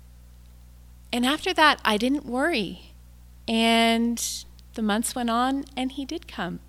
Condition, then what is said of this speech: None; typical speech.